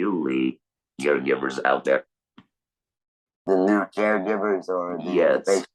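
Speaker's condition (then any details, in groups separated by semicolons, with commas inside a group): Laryngectomy; laryngectomy for cancer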